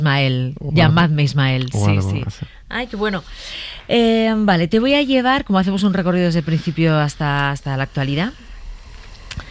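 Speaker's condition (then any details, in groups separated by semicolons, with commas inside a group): No condition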